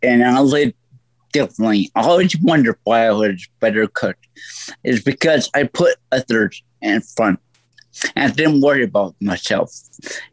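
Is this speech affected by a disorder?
Yes: stroke; voice affected.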